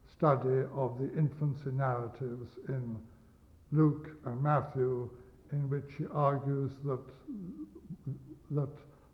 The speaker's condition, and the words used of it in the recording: Stuttering. I had a minor stroke 3.5 years ago, and the stroke affected my speech a bit, my face.